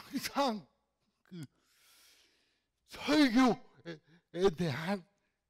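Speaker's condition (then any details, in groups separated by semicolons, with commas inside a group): Cerebral palsy; fairly severe in childhood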